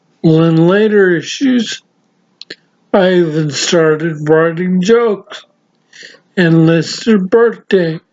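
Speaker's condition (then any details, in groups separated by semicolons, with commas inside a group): Severe traumatic brain injury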